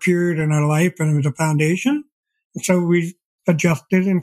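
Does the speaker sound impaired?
Yes: deafblindness; progressive.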